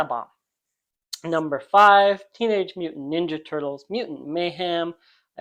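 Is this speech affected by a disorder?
No.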